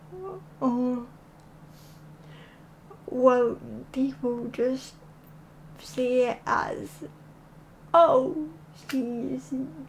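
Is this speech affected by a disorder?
Yes: cerebral palsy.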